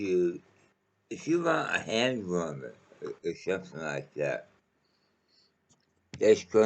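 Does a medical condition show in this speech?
Yes: mouth cancer.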